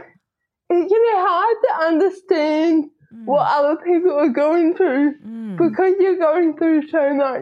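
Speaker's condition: Cerebral palsy, diplegia; spastic diplegia, hands mildly

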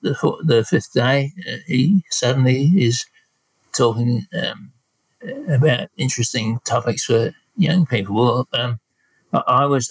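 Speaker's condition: Parkinson's disease; about 12 years since onset

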